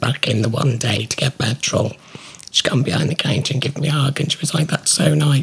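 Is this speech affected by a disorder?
Yes: laryngectomy; salivary tumour into neck, oesophagus, tracheostomy, thyroidectomy, neck dissection, stomach pull-up, salivary glands removed; years post laryngectomy, after radiotherapy, throat valve pressed to talk, tracheostomy tube care; valve-pressed voice, stops breathing talking, strange little voice, quieter, silent laugh, valve fails, phone hard.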